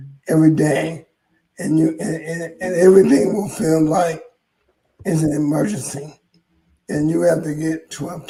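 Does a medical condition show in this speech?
Yes: ALS; hoarse voice.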